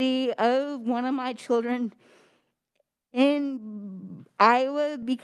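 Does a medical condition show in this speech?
Yes: cerebral palsy; spasticity.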